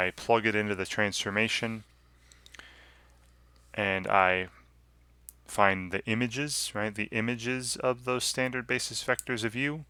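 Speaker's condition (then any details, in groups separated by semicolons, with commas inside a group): No condition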